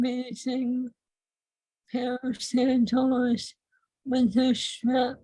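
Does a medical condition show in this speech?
Yes: ALS.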